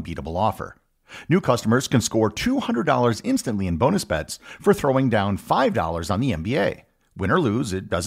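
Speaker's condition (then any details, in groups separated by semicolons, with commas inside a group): No condition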